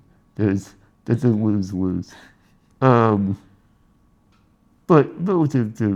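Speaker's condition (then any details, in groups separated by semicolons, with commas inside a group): Spinal muscular atrophy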